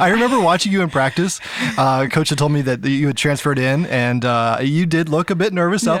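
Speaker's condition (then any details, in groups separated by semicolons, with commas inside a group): No condition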